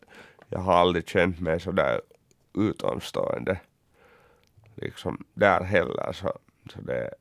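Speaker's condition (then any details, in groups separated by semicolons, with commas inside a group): Cerebral palsy; congenital, born two months premature at 1.69 kg, underdeveloped lungs, electric wheelchair user, cannot run, childhood habilitation courses at Folkhälsan; uses wheelchair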